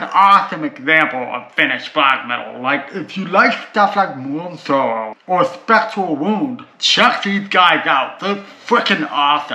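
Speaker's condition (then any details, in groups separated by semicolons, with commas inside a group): Cerebral palsy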